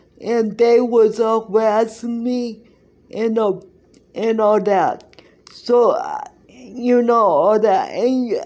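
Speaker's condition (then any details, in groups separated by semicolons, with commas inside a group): Cerebral palsy; present from birth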